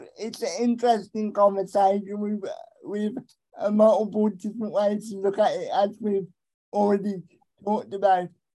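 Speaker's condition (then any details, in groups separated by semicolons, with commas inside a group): Cerebral palsy; arms affected, left hand usable, right hand basically useless; able to communicate, stutters a lot, worse when distracted by several things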